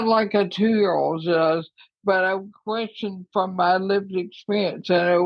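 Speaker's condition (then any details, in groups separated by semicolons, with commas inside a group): ALS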